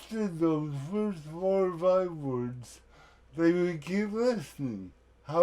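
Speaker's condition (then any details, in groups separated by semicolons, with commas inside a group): Cerebral palsy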